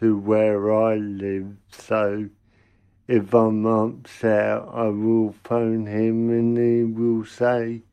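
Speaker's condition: Cerebral palsy; congenital

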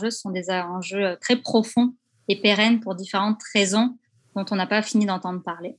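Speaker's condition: No condition

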